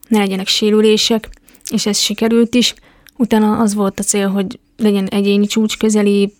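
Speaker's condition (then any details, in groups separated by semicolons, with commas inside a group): Deafness; congenital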